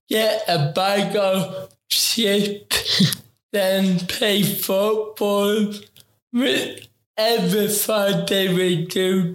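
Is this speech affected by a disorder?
Yes: ataxic cerebral palsy; affects talking.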